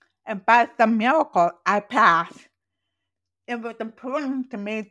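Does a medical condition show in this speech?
Yes: profoundly deaf, congenital; born profoundly deaf, hearing aid wearer, learned to speak orally, does not know sign language; wears hearing aids; accent from deafness, not British, described as accent from nowhere.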